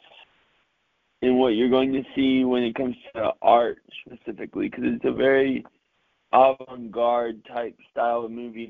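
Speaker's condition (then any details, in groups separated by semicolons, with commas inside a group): Cerebral palsy, mild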